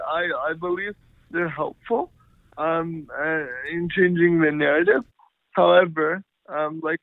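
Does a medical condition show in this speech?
Yes: cerebral palsy; uses voice very well, Siri voice texting on iPhone works with practice, sometimes misrecognized words.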